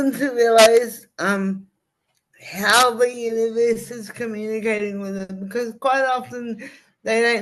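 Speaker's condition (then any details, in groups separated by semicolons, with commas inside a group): Cerebral palsy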